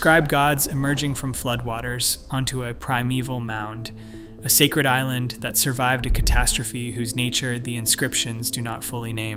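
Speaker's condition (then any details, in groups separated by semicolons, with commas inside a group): No condition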